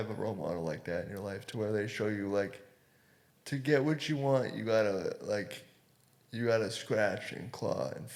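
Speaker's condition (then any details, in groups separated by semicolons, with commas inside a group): Cerebral palsy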